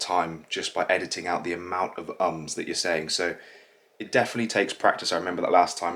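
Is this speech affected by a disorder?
No.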